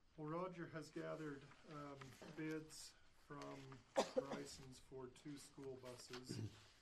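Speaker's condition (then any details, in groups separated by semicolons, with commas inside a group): No condition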